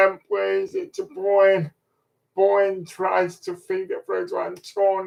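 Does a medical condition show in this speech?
Yes: cerebral palsy.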